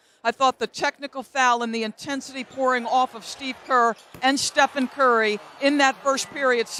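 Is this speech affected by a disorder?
No.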